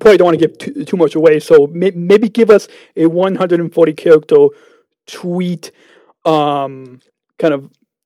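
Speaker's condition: Stuttering; lifelong stuttering; repeated sounds, prolonged sounds, blocks

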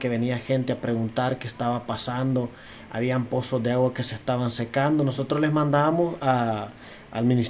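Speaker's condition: No condition

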